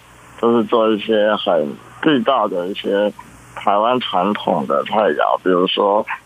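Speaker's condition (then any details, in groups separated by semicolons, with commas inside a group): Congenital muscular dystrophy; present from birth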